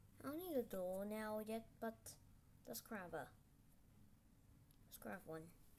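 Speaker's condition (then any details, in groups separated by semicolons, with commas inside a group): No condition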